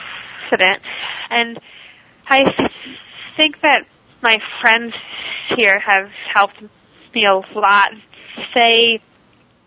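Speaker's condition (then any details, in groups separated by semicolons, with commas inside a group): Stuttering; very severe third grade, worse high school, speakeasy from Dr. John Haskell, speech therapy helped core; moderate, occasional speakeasy in-ear delayed auditory feedback device, not worn on show; device cuts stuttering about 95%, still stutters at sentence onset, worse around unfamiliar people, sometimes avoids talking; prolonged sounds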